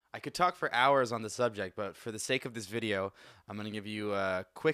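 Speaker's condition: No condition

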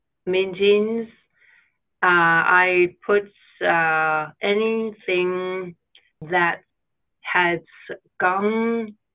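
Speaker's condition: Aphasia after stroke; could not talk at all first week, talking restored by therapist Jennifer Kurtz

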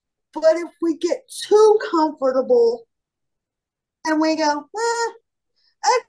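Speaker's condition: Cerebral palsy; trains mace and clubs

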